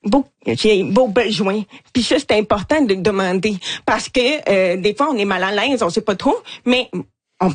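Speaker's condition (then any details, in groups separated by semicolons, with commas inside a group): Hearing loss, cochlear implant; hears nothing without implant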